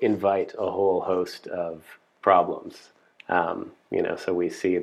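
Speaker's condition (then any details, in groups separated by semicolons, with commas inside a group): No condition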